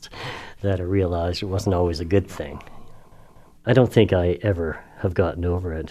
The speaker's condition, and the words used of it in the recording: Cleft palate. And I started talking about, and you can see how serious his case is, and but that little guy now does cartoon voices for part of his living.